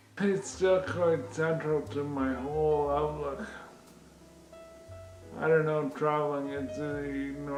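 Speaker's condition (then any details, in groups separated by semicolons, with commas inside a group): Multiple sclerosis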